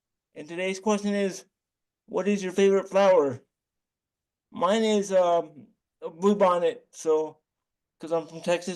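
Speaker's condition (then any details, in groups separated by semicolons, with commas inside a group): Cerebral palsy, severe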